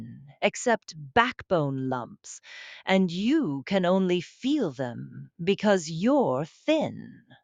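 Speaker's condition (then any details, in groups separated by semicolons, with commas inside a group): No condition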